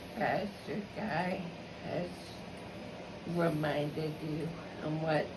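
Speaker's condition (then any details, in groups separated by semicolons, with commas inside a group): ALS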